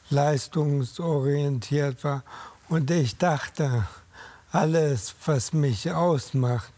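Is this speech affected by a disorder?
Yes: ALS; almost 10 years since diagnosis.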